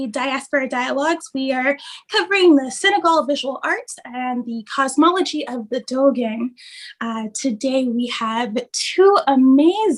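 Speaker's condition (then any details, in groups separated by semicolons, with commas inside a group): No condition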